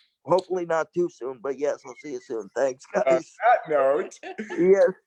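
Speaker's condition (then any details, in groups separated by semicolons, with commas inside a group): Cerebral palsy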